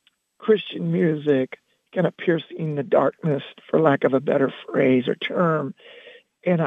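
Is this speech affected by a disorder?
Yes: loss of singing voice; singing voice lost, speaking voice retained.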